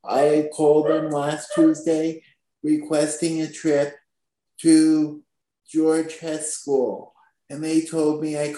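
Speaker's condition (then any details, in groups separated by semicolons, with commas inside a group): Spastic quadriplegic cerebral palsy; born at 27 weeks gestation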